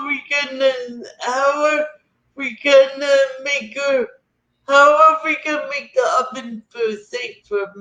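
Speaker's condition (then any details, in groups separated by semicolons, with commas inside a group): Cerebral palsy; atypical gait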